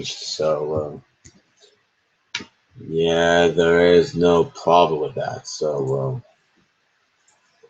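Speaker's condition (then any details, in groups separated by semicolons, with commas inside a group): No condition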